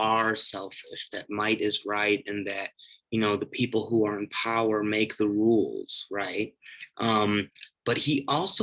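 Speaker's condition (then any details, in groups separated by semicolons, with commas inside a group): No condition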